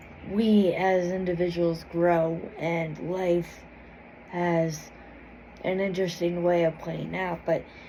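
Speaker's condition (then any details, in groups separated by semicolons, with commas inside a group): Cerebral palsy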